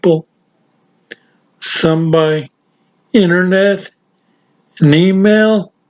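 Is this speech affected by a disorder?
Yes: severe traumatic brain injury.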